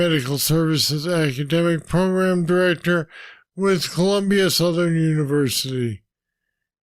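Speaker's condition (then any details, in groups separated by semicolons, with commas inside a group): Parkinson's disease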